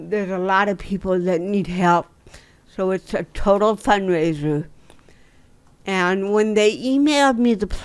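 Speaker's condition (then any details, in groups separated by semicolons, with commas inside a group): Cerebral palsy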